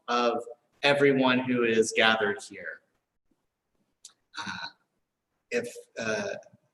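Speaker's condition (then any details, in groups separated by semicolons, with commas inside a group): No condition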